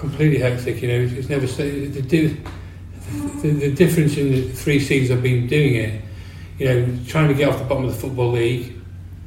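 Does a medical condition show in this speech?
Yes: Parkinson's disease; degenerative neurological condition, brain lacks dopamine, symptoms about three years before diagnosis, no cure; quieter, mumbles a lot, new since onset.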